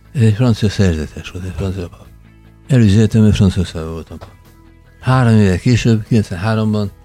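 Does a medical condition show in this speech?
Yes: Parkinson's disease; becomes emotional more easily as a symptom; qigong exercises with other Parkinson's patients; harder for listeners to understand.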